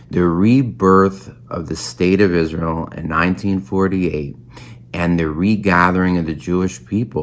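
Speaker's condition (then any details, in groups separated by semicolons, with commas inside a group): No condition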